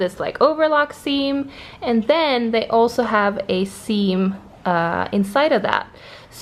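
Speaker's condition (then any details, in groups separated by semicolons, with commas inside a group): No condition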